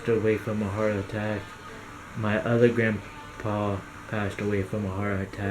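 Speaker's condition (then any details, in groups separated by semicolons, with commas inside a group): Cerebral palsy; caused by stroke hours after birth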